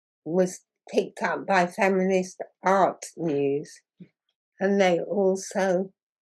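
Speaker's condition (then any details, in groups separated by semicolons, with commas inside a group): Muscular dystrophy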